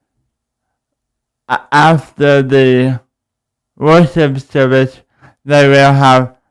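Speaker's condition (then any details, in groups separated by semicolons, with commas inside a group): Cerebral palsy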